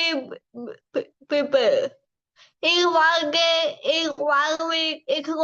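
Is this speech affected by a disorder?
Yes: cerebral palsy; from birth.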